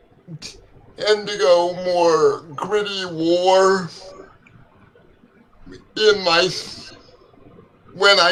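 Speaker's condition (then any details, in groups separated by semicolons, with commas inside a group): Cerebral palsy; legs affected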